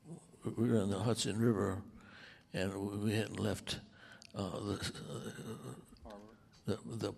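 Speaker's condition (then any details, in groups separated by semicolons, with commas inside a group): Parkinson's; over 14 years since onset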